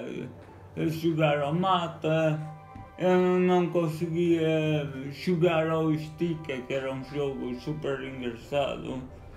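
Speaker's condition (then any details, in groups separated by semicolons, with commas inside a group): Cerebral palsy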